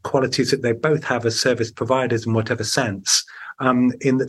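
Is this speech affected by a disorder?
No.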